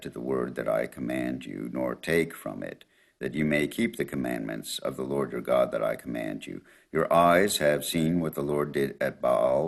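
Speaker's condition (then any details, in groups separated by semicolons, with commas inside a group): No condition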